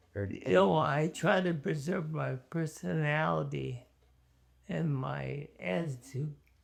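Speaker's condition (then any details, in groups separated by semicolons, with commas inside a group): ALS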